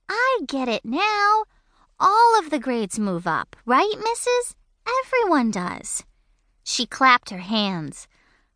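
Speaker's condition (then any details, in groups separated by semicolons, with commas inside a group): No condition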